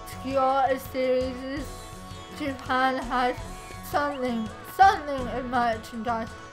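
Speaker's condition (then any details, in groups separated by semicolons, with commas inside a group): Cerebral palsy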